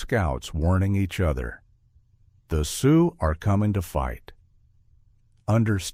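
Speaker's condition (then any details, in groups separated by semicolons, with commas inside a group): No condition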